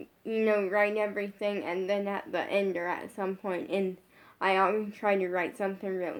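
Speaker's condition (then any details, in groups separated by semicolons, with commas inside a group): Brain injury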